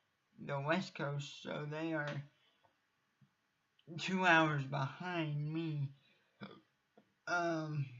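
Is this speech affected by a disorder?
Yes: cerebral palsy; from birth, uses wheelchair.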